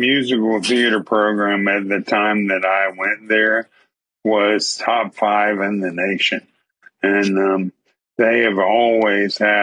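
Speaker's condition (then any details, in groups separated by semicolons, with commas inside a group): ALS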